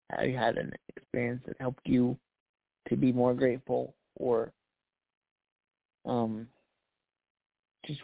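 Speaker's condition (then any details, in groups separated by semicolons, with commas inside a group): Cerebral palsy; past challenges speaking up, voice improved over last year, spanish speaker with limited english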